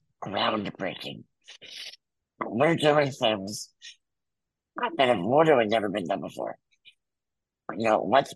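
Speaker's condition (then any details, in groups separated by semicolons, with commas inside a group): Muscular dystrophy; back surgery at 14 followed by near-fatal pneumonia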